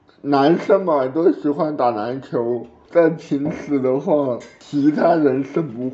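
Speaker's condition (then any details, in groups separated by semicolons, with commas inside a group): Cerebral palsy; over ten minutes of resuscitation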